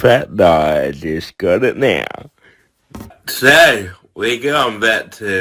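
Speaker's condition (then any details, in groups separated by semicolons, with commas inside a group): Cerebral palsy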